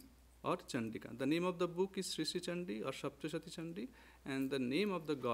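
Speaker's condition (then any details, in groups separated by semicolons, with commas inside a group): No condition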